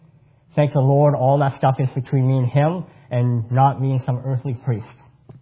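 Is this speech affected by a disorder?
Yes: cleft palate; congenital cleft palate.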